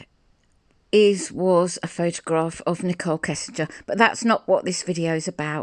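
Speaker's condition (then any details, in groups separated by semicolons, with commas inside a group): No condition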